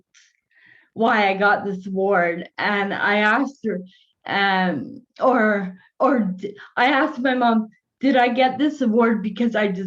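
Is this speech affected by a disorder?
Yes: cerebral palsy.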